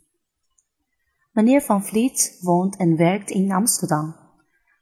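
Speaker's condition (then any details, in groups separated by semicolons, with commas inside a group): No condition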